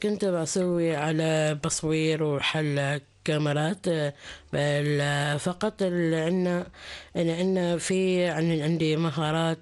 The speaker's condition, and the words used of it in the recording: Down syndrome. في أنهم عندهم سلاسة في التعامل مع الآخرين، حديثهم واضح، عندهم ثقة بأنفسهم، قادرين أنهم يوصلوا صوتهم للمجتمع بكل وضوح.